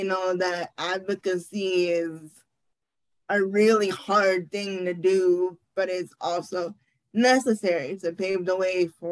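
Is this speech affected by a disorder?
Yes: cerebral palsy.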